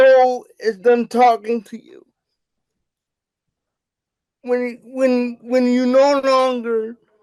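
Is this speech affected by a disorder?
Yes: cerebral palsy; wheelchair user.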